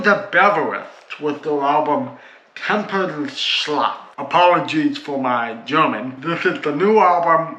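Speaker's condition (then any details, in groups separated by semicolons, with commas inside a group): Cerebral palsy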